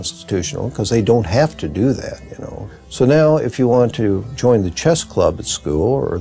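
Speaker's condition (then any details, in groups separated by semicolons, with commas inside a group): No condition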